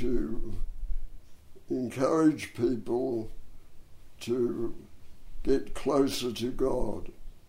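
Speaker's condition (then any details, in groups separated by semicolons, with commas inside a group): Dystonia and cerebral palsy; adult dystonia pulling neck backwards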